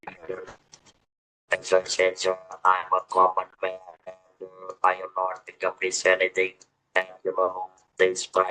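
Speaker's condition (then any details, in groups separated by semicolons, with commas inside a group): Throat cancer, electrolarynx user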